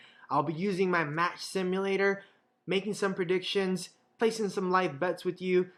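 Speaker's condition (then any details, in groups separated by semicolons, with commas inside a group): No condition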